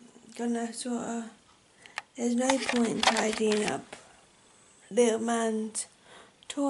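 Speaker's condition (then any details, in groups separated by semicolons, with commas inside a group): Cerebral palsy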